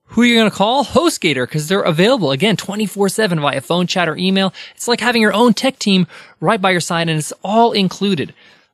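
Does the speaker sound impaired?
No.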